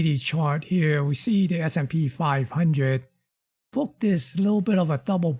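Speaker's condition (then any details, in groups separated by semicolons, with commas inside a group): No condition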